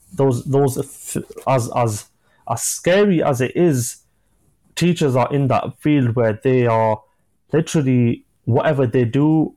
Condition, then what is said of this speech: Stuttering. Like, I have a stammer, but I don't care.